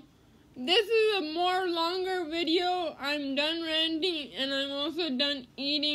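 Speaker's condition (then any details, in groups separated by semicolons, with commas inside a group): Cerebral palsy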